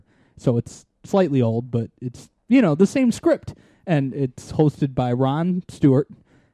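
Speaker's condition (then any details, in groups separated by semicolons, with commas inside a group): No condition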